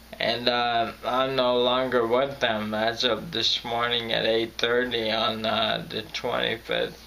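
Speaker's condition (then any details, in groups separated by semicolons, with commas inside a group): Friedreich's ataxia; voice crackles when stressed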